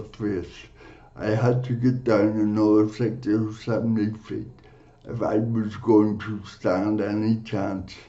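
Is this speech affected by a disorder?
Yes: cerebral palsy; from birth.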